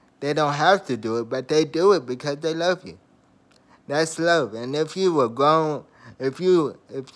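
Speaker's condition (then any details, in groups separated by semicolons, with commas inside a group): Traumatic brain injury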